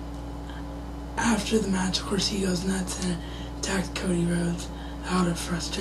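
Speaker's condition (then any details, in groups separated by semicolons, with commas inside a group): Cerebral palsy; wheelchair bound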